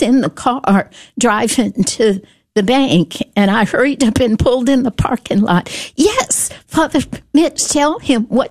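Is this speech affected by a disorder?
Yes: spasmodic dysphonia; brain condition, muscles miscoordinate, care at UT Health Science Center, speech therapists; voice problem, speech gets out of whack, still able to speak if careful.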